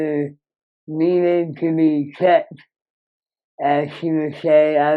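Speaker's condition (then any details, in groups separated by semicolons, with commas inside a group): Moebius syndrome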